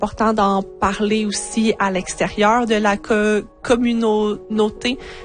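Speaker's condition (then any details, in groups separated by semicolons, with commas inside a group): Stuttering; onset at age six; repeated sounds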